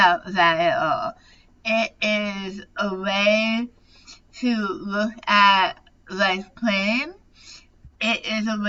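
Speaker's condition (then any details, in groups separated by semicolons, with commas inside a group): Tongue cancer surgery; over half of tongue removed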